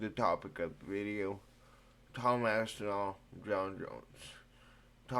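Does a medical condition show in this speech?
Yes: cerebral palsy.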